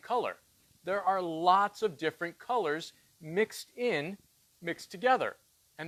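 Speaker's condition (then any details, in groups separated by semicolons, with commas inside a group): No condition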